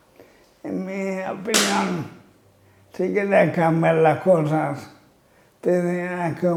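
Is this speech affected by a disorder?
Yes: amyotrophic lateral sclerosis (ela).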